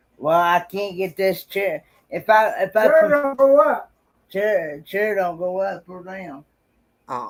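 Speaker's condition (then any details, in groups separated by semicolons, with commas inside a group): Cerebral palsy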